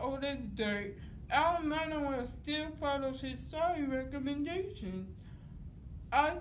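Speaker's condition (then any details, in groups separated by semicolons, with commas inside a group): Cerebral palsy; dystonic type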